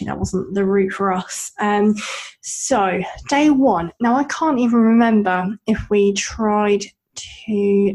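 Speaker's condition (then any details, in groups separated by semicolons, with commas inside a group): Bilateral cleft lip and palate; congenital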